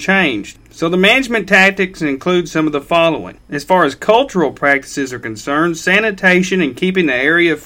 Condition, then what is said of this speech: No condition.